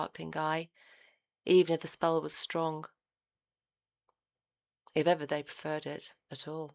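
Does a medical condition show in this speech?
No.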